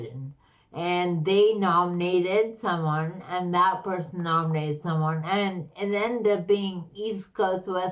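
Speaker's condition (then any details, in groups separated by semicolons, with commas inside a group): Slurred speech; slurred, stroke-like speech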